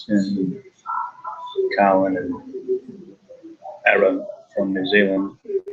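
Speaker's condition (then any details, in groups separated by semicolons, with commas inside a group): No condition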